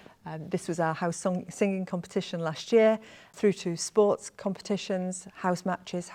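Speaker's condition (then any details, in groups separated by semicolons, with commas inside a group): No condition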